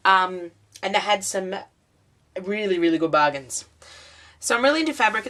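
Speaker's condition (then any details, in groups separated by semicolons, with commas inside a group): No condition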